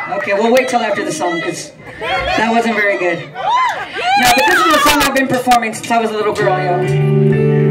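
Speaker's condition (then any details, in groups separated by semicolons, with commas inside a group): No condition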